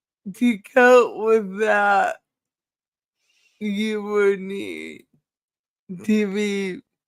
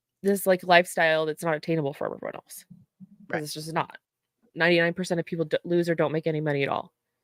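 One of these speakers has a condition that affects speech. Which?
The first: cerebral palsy; cerebral palsy affects how she talks.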